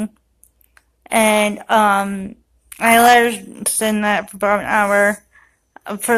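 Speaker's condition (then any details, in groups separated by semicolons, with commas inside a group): Cerebral palsy; affects walking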